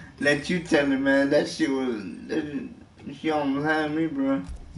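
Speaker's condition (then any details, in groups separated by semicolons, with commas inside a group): Cerebral palsy; with scoliosis, unable to walk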